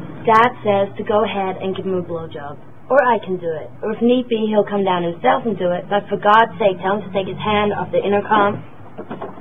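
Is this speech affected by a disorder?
No.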